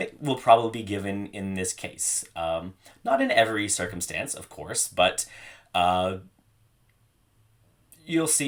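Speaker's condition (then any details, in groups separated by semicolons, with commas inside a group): No condition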